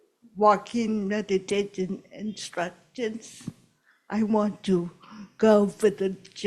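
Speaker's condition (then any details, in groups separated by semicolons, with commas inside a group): Cerebral palsy; since birth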